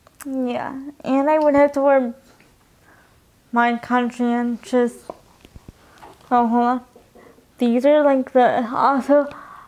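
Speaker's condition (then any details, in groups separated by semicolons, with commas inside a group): Cerebral palsy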